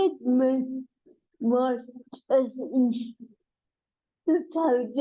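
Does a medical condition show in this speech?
Yes: cerebral palsy.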